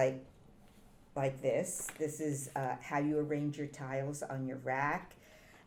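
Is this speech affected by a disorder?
No.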